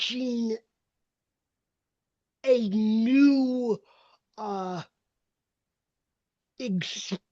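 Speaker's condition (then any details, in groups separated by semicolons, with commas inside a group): Cerebral palsy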